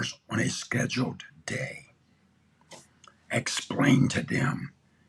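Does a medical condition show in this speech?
Yes: throat cancer; tracheostomy tube.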